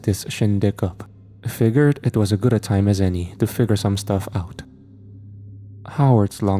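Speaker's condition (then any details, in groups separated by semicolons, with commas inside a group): No condition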